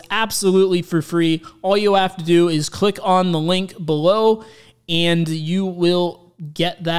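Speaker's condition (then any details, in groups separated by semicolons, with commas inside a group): No condition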